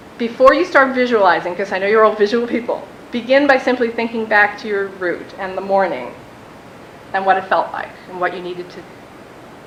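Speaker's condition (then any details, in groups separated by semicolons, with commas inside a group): No condition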